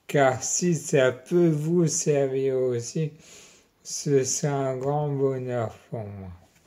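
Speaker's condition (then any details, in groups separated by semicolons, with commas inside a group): Maladie de Charcot (ALS); speech onset, then swallowing problems, hand weakness, twitching; onset around age 44; cannot roll r sound, choking when swallowing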